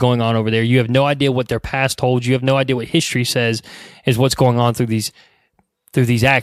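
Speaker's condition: No condition

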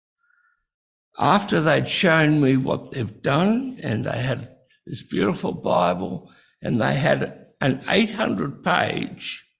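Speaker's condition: Breathing-related speech difficulty

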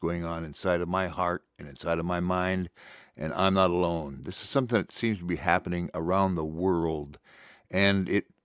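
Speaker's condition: No condition

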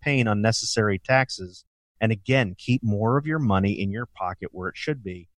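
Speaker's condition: No condition

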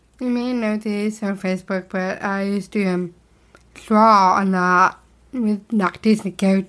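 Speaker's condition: Down syndrome; speech therapy when young

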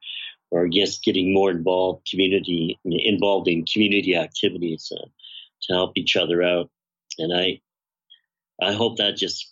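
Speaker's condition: Bilateral cleft lip and palate, severe; congenital bilateral cleft lip and palate

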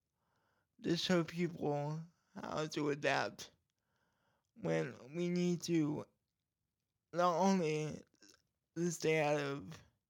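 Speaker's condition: Cerebral palsy; voice goes in and out, some parts edited out and retried

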